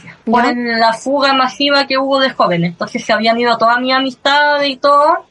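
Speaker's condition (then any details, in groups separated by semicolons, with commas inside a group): Cleft lip and palate; since early childhood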